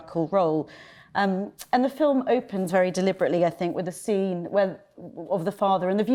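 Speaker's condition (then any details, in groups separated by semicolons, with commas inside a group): No condition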